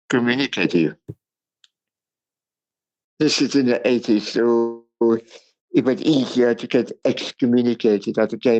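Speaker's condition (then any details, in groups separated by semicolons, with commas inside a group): Cerebral palsy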